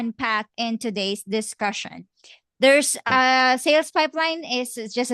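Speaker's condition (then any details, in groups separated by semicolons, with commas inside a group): No condition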